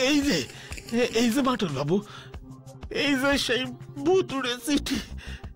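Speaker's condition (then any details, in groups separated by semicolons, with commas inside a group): No condition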